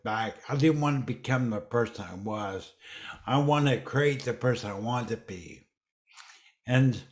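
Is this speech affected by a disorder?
Yes: dysarthria; ruptured brain aneurysm then massive stroke two weeks later, stroke at age 47, initially half paralyzed, cannot walk; about 9 years since stroke, wheelchair user, says in wheelchair 12 years; speech deficit, swallow deficit interrupts speaking.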